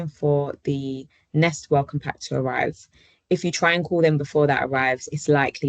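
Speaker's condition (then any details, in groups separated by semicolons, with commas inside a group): No condition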